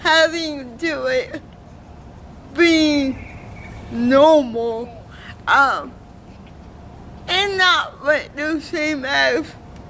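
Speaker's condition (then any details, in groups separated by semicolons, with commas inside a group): Cerebral palsy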